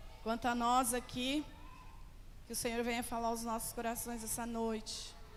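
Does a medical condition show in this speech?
No.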